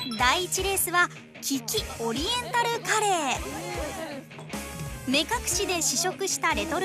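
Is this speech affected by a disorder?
No.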